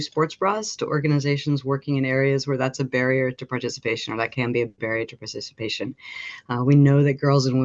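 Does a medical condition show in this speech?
No.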